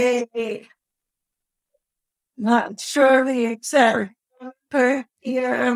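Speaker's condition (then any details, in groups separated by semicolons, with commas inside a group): Cerebral palsy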